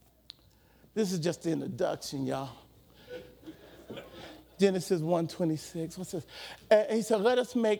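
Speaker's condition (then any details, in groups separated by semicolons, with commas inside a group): No condition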